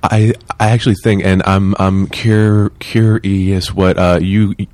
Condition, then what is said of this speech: Stuttering. As my fluency deteriorated, I became quite an overt stutterer because I couldn't really hide it and anymore.